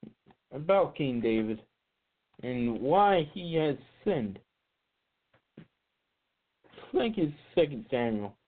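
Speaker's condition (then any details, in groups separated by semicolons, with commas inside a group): Cerebral palsy; cannot be hidden when acting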